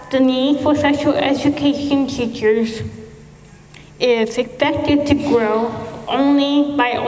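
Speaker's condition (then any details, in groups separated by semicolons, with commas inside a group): Cerebral palsy; speech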